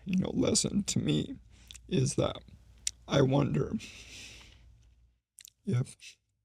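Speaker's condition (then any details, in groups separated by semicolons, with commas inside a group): ALS; slowly progressing form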